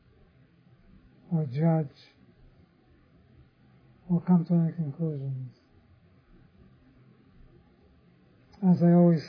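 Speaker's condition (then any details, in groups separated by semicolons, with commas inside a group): Parkinson's disease; others offer remedies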